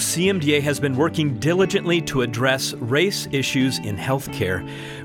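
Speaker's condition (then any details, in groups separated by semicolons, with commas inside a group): No condition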